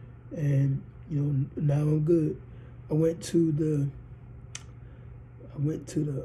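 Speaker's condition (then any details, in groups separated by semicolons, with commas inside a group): Cerebral palsy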